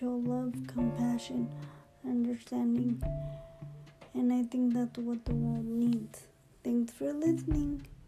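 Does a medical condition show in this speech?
Yes: cerebral palsy; right side of brain affected, motor skills affected, more functional with left hand; drives power chair with left hand, walks with walker, largely independent.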